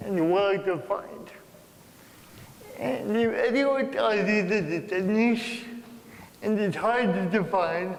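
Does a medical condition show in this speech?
Yes: cerebral palsy.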